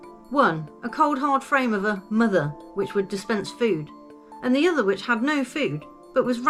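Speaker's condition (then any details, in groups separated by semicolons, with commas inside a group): No condition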